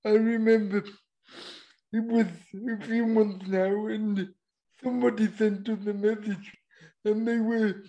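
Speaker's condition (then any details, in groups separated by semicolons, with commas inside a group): Cerebral palsy; present from birth, uses wheelchair for getting around; voice described as unusual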